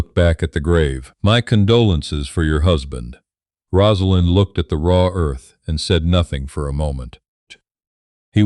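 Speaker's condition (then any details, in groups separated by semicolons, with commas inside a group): No condition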